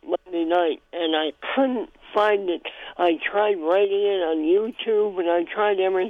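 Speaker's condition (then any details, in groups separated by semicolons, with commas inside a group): Cleft palate; congenital cleft palate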